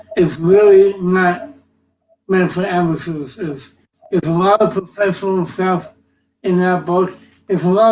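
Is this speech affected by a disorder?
Yes: cerebral palsy.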